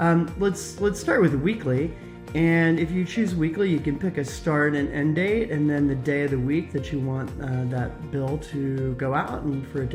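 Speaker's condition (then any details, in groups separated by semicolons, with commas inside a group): No condition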